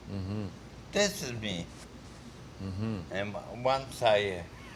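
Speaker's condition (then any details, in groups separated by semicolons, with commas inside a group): Multiple sclerosis; diagnosed at age 17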